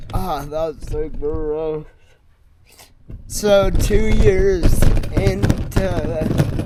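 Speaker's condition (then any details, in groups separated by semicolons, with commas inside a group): Multiple sclerosis; affects hands and left arm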